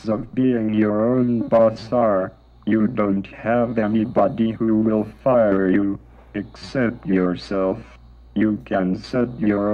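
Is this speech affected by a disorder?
Yes: traumatic brain injury; injury at age 10.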